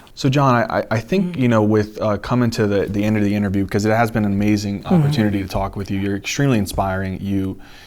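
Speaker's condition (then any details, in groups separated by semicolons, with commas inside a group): No condition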